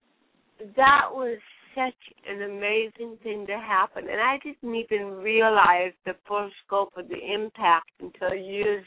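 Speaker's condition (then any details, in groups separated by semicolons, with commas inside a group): Cerebral palsy; since birth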